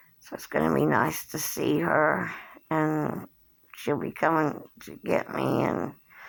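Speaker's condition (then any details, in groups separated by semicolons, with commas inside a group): Cerebral palsy; since birth, hand tremors; age 57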